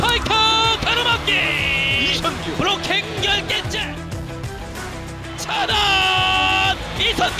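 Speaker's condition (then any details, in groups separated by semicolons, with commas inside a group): No condition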